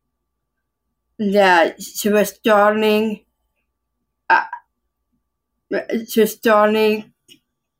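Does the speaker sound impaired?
Yes: Down syndrome; congenital, hypotonia at birth, diagnosed hours after birth, high marker on alpha fetoprotein test at 16 weeks; short ungrammatical phrases, asks mother what to say, mother Sandy prompts answer.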